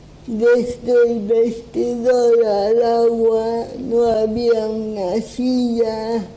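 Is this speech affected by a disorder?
Yes: cerebral palsy.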